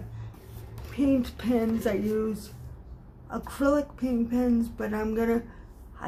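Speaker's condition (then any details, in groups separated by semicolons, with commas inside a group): Cerebral palsy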